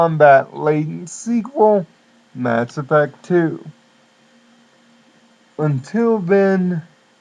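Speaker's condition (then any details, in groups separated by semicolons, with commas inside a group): Cerebral palsy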